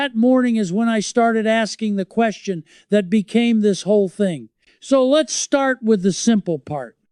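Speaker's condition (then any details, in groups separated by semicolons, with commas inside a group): No condition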